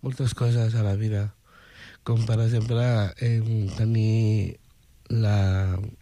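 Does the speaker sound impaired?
Yes: Down syndrome; intellectual disability.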